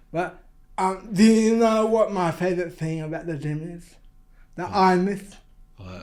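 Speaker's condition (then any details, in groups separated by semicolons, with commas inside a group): Cerebral palsy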